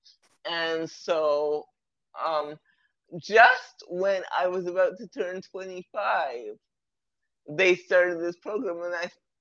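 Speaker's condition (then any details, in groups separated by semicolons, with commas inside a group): Cerebral palsy; present from birth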